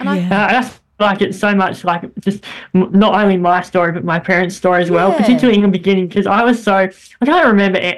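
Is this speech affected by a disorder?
Yes: bilateral cleft lip and palate; congenital bilateral cleft lip and palate, operations from three months, hip bone graft, throat operation; childhood voice squeaky, very airy, nasal, lifelong speech therapy, braces in teens, much improved since.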